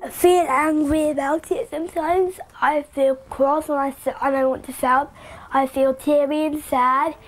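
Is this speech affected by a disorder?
Yes: cerebral palsy; premature birth, mainly legs, balance problems, leg stiffness; cannot walk unaided, physiotherapy, awaiting selective dorsal rhizotomy.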